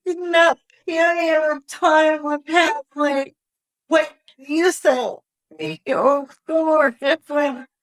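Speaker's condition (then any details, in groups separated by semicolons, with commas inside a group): Cerebral palsy; wheelchair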